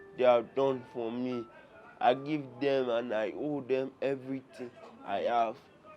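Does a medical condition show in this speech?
Yes: cerebral palsy.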